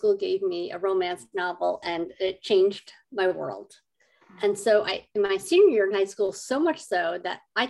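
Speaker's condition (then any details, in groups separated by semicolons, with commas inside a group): Cleft lip and palate; adult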